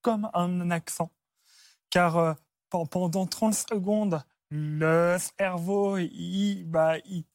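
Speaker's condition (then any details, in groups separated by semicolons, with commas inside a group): Stuttering; onset at about age 4 after grandmother's throat cancer, fluent before, once misdiagnosed as Gilles de la Tourette; no attempts to control stuttering; part-word and word repetitions, frequent euh fillers; repeated sounds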